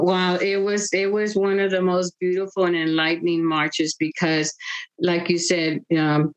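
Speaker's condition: No condition

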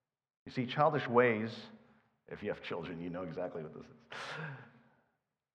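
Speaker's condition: No condition

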